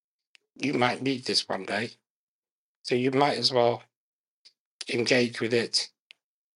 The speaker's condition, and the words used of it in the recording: Muscular dystrophy. You know, at the moment, I can just about speak.